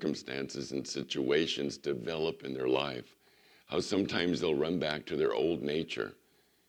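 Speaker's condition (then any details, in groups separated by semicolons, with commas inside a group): Vocal cord surgery recovery; recent cold and coughing set recovery back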